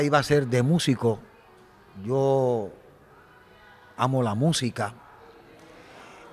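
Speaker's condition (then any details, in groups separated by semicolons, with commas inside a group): No condition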